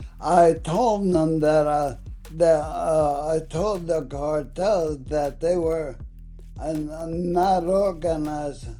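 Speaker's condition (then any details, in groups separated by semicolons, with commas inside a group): ALS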